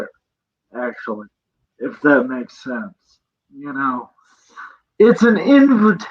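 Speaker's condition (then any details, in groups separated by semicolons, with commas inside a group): Cerebral palsy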